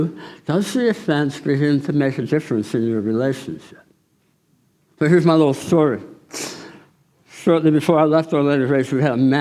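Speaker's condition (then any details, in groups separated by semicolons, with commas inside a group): Tongue cancer surgery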